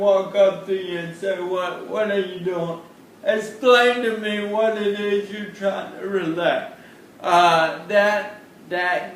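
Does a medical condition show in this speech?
Yes: cerebral palsy; since birth.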